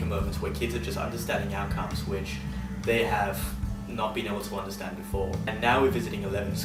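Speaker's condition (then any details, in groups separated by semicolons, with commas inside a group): No condition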